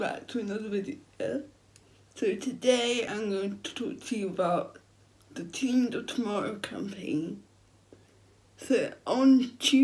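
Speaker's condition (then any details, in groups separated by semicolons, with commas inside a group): Cerebral palsy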